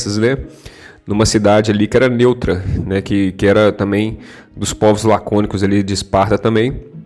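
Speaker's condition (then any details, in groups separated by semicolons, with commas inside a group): No condition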